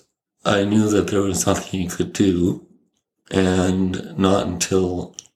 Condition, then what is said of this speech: ALS (motor neuron disease). And so that stuff kind of sits back there and that impacts his voice.